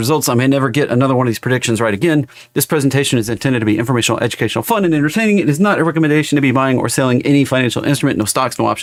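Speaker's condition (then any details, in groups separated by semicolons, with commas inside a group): No condition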